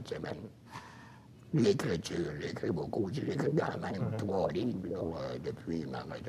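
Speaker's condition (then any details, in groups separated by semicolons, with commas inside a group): Throat cancer, voice prosthesis; about 10 to 11 years since cancer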